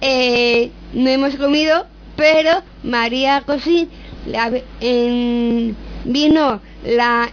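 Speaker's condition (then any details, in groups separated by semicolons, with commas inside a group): Down syndrome; reads news item aloud on live radio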